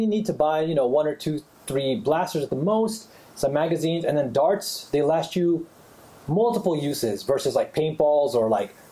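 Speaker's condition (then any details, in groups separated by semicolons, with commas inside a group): No condition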